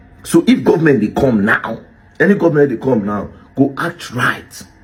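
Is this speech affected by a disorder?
No.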